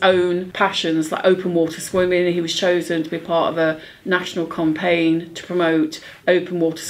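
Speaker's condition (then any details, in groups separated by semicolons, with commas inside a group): No condition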